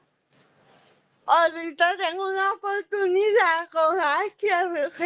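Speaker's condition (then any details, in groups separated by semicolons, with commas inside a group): Cerebral palsy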